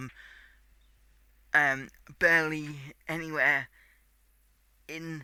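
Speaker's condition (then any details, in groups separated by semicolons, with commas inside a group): Cerebral palsy; tight muscles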